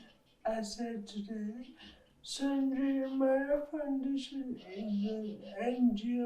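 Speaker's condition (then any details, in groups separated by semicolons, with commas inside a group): Cerebral palsy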